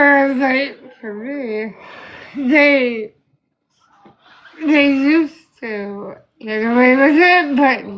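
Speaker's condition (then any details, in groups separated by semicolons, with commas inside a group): Spinal muscular atrophy type 2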